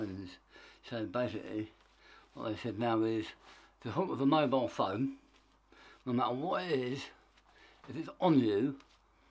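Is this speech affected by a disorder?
Yes: tongue cancer; half tongue removed.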